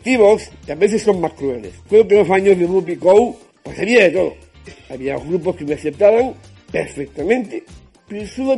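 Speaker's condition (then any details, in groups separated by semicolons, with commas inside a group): Down syndrome; genetic disorder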